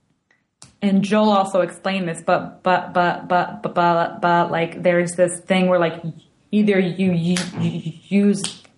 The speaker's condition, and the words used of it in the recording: Stuttering. Which I think the problem is just like feeling how helpless or like feeling trapped when I'm stuttering.